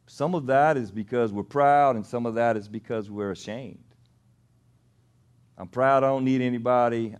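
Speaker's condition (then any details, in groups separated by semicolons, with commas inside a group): No condition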